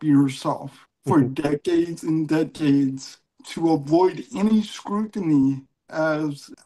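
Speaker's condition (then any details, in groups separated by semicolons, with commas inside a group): Cerebral palsy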